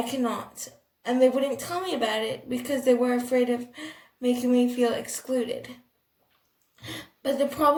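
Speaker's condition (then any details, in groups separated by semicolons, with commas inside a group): Cerebral palsy, athetoid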